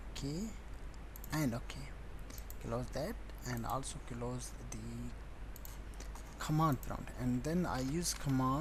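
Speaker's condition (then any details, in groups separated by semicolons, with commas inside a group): No condition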